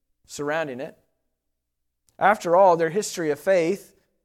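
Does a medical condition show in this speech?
No.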